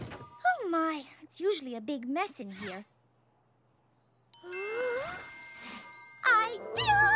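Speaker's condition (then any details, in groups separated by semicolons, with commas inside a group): No condition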